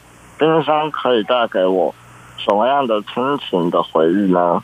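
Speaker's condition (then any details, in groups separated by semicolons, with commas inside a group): Congenital muscular dystrophy; present from birth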